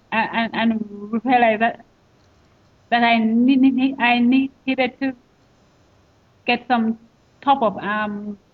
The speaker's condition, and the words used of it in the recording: Stuttering. Well, I choose not to at that point because I am, you know, upset. I stutter more, and I really, you know, do not want to make the situation worse.